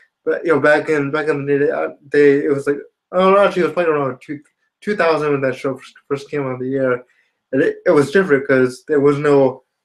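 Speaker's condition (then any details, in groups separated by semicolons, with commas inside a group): Spastic quadriplegia cerebral palsy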